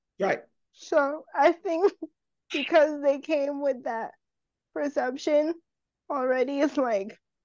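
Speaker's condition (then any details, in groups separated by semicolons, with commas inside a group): Cerebral palsy; cerebral palsy, uses wheelchair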